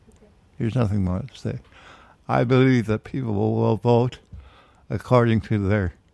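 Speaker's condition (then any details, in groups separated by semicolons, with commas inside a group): Parkinson's disease; man aged 73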